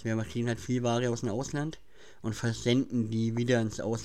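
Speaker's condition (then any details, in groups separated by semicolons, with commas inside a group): Cleft palate; speech impediment, listeners messaged that he cannot be heard, mimicked at school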